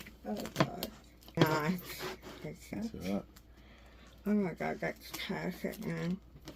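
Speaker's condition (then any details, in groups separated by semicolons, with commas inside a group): Jaw cancer surgery; tracheostomy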